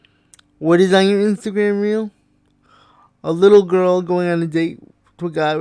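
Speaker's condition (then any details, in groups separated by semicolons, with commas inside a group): Cerebral palsy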